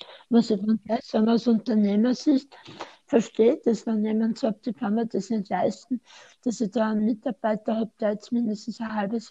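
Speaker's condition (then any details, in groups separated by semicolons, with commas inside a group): Tongue cancer surgery; right tongue edge tumour into oral arch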